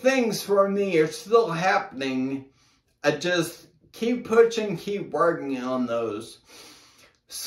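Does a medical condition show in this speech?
Yes: brain injury; affects walking.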